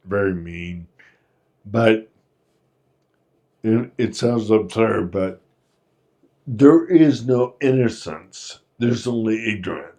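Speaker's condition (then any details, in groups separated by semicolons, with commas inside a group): Friedreich's ataxia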